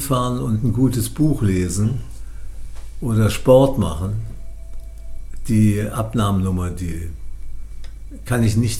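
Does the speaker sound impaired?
Yes: Parkinson's disease; incurable, diagnosed by a psychiatrist, treated by professor Jens Volkmann in Würzburg, medication adjusts symptoms; exercise as ongoing therapy, running, table tennis, boxing, swimming.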